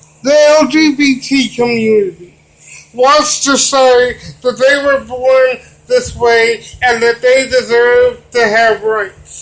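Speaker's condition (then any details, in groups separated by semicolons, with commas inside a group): Cerebral palsy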